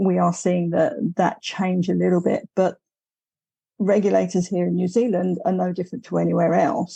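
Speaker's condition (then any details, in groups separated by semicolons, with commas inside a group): No condition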